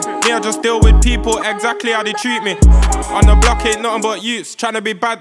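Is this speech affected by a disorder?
No.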